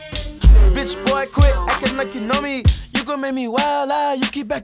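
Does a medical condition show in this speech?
No.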